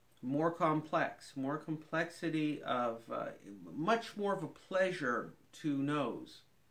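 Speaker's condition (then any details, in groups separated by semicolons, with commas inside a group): No condition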